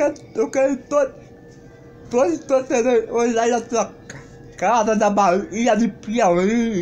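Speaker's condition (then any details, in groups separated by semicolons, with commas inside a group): Cerebral palsy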